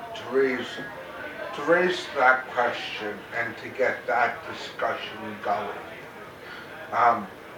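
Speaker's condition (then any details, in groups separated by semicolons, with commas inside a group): Cerebral palsy; very mild form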